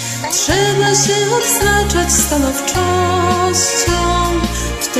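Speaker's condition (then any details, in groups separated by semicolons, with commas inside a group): No condition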